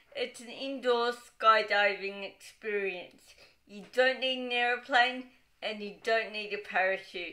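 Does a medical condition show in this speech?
Yes: cerebral palsy; wheelchair user.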